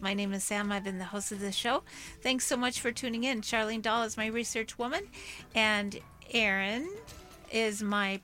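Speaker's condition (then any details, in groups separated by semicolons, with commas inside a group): No condition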